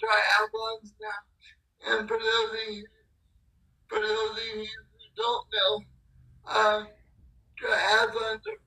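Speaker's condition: Cerebral palsy; physically challenged

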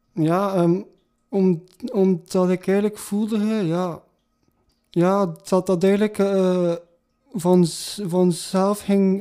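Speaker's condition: Stuttering; stuttering since primary school, onset around age seven, first memory barely getting words out; speech therapy (logopedie) in Gent, sought after speaking worsened; variable, some days near perfect, stuttering sometimes strikes unexpectedly, more when tired, fluent chatting with friends; repeated sounds, repeated words

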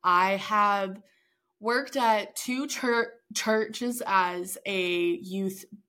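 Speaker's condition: Stuttering; fear of speaking in front of groups, school accommodations for presenting projects, found national stuttering association; some days stutters much more than usual, takes longer to get words out, talks may run over; prolonged sounds

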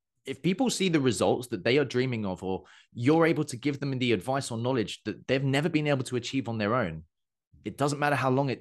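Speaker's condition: No condition

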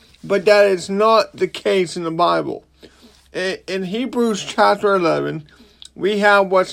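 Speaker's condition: Cerebral palsy; walks with a limp, possibly lifelong

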